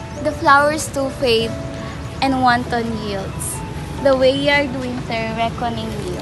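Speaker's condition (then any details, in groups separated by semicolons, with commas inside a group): No condition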